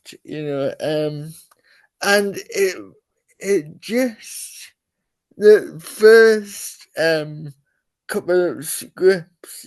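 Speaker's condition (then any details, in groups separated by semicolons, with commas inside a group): Cerebral palsy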